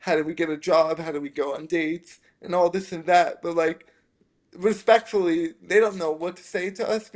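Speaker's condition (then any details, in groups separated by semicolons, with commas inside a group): Spastic quadriplegic cerebral palsy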